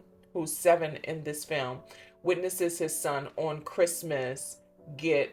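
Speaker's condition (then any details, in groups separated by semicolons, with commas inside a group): No condition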